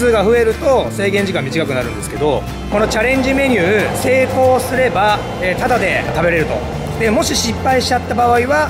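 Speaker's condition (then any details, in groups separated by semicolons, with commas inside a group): No condition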